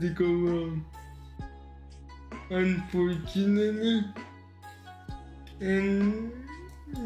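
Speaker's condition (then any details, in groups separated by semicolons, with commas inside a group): Cerebral palsy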